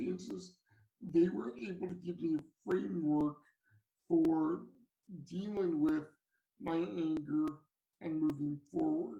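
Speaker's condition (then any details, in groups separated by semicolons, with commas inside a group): Cerebral palsy; from birth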